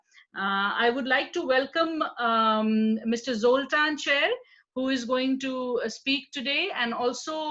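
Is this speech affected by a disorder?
No.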